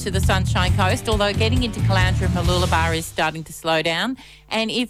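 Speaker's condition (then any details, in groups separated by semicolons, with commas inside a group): No condition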